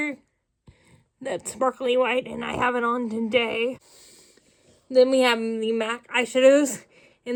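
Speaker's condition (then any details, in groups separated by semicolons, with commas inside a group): Cerebral palsy, spastic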